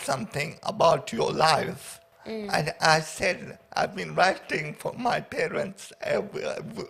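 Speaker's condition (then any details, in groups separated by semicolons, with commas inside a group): Paraplegia with essential tremor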